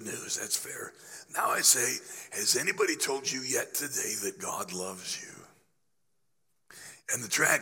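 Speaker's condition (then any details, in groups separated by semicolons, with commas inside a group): Laryngeal cancer after radiation; growth on voice box, treated with radiation and chemotherapy, voice box not removed; started preaching in a whisper, voice gaining strength, still affected, apologizes for listener discomfort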